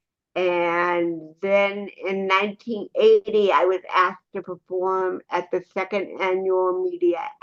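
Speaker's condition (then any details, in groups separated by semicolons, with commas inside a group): Cerebral palsy; speech therapy in childhood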